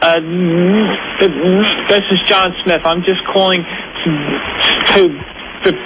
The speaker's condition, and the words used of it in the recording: Stuttering. By the way, everything he says is belated because by the time he gets it out, it's over.